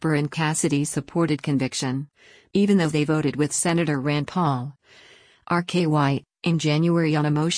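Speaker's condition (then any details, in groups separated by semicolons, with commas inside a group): No condition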